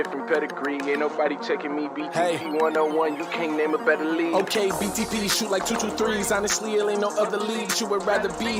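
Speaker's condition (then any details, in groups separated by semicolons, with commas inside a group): No condition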